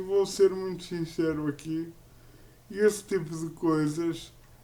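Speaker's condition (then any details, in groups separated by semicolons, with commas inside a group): Cerebral palsy; uses a wheelchair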